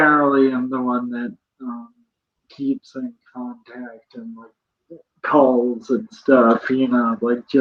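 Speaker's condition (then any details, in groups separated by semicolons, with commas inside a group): Cerebral palsy; present from birth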